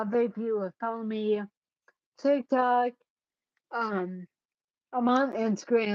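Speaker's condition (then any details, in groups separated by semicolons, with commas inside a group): Cerebellar ataxia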